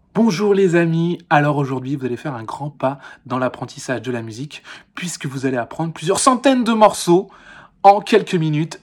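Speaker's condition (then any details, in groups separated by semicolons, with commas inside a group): No condition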